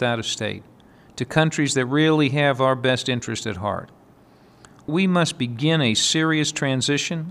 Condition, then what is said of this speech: No condition.